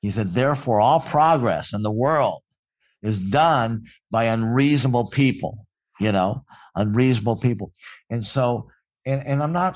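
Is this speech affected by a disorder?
Yes: cleft palate; congenital cleft palate, present from birth; speech sounded different in childhood, stuttered when nervous as child, afraid of speaking up.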